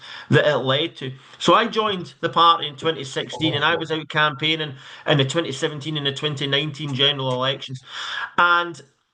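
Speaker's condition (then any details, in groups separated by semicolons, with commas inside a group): No condition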